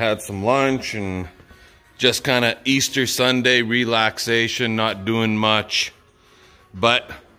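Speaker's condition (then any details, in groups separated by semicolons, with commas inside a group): No condition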